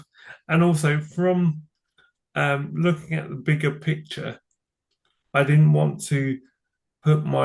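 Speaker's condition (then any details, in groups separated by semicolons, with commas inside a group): Cerebral palsy; from birth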